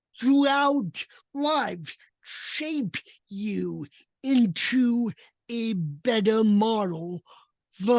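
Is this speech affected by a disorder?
Yes: cerebral palsy; uses walker and wheelchair.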